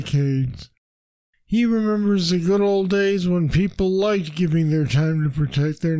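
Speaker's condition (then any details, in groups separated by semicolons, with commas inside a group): Parkinson's disease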